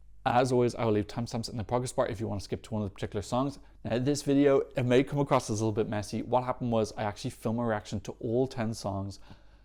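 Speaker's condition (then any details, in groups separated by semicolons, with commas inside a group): No condition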